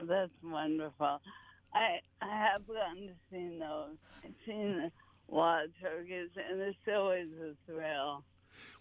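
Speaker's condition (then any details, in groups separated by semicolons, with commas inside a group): ALS; terminal, symptoms from early 2023, diagnosed after at least six months, walking distance steadily declining; vibrating neurons in head, no longer writing poems or revising; great difficulty speaking, speech garbled, still talking and swallowing food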